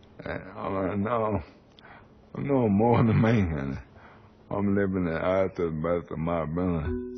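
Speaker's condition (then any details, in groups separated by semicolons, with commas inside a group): ALS, speech-generating device; onset in arms, then walking; lost use of arms and walking; cannot talk, speaks through eye-controlled screen device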